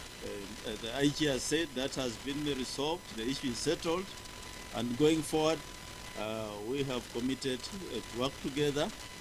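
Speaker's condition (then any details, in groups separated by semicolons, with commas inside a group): No condition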